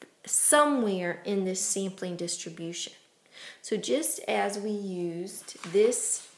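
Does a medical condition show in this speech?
No.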